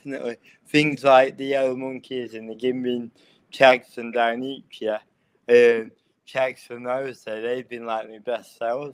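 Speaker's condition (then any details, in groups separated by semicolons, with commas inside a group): Cerebral palsy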